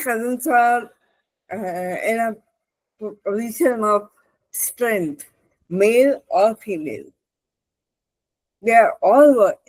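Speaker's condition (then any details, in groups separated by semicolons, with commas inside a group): Cerebral palsy; spastic left hand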